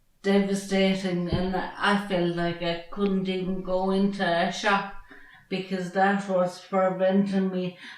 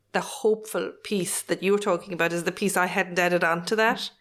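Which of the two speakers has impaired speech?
The first: traumatic brain injury; severe, car crash, cognitive challenges; several years since injury.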